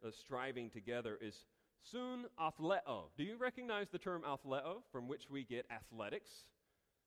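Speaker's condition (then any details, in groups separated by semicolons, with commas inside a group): No condition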